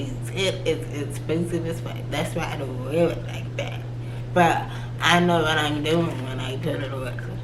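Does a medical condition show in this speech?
Yes: cerebral palsy.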